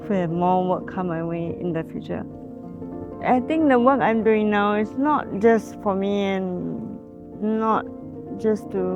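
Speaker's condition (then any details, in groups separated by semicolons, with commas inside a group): Cerebral palsy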